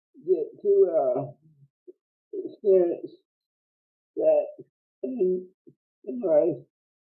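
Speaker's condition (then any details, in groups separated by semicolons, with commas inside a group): Cerebral palsy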